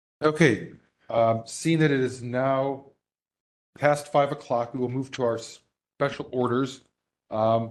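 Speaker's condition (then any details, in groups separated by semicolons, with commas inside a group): No condition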